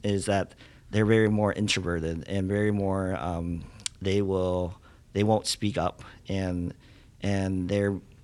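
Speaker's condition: Cleft lip and palate; congenital

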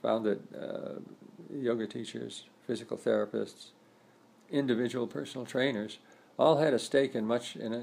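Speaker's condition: Parkinson's disease; about 10-11 years since diagnosis, age 79, walks almost daily, regular yoga practice, good posture

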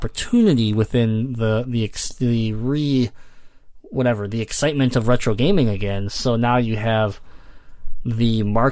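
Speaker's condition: Cleft palate; congenital

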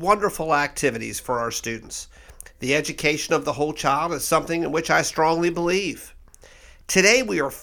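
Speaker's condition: No condition

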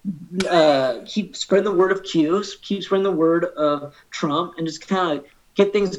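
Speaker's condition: No condition

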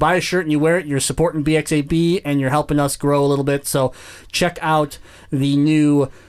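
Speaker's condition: Cleft palate; congenital cleft palate

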